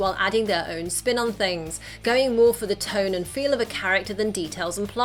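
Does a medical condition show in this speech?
No.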